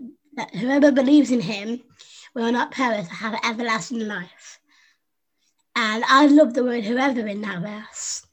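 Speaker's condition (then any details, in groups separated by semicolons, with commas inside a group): Down syndrome; adult woman, 25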